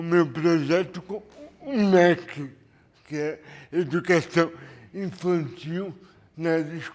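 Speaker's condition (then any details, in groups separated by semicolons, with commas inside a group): Cerebral palsy; lack of oxygen at birth, premature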